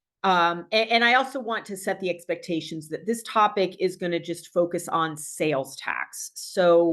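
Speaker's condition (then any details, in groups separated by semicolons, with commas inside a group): No condition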